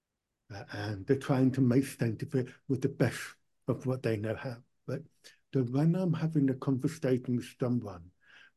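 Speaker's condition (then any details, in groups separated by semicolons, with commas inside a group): Profound deafness; cochlear implant about 20 years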